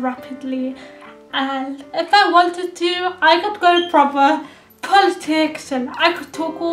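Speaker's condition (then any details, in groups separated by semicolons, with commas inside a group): Cerebral palsy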